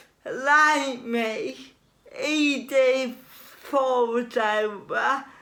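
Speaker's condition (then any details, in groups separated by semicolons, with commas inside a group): Cerebral palsy; since childhood, falls over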